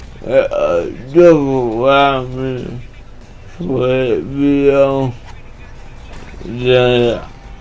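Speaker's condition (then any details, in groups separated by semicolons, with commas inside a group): Cerebral palsy; atypical speech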